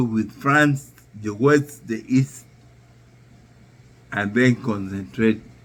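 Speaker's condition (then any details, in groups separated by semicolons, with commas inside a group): Neurological disease; struggling to speak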